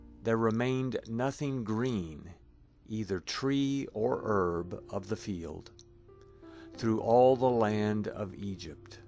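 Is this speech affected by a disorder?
No.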